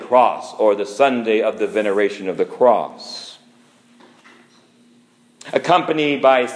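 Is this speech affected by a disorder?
No.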